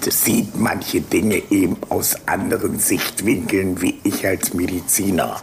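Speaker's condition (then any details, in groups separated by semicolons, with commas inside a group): Laryngectomy after laryngeal cancer; total laryngectomy for laryngeal cancer, shunt valve voice prosthesis in tracheoesophageal fistula; years since surgery, ate again after 8 days, home and speaking as now by day 11; presses tracheostoma shut, air redirected to pharynx, pharyngeal segment vibrates like vocal folds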